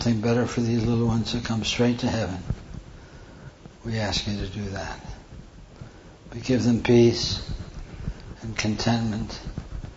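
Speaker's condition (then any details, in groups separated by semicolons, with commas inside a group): Parkinson's; hand tremor during talk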